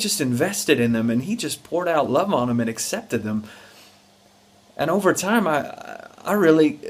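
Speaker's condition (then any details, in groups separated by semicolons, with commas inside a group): No condition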